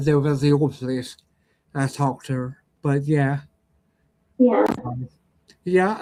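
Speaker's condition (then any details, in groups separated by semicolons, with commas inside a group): Ataxia; genetic, from birth; speech impediment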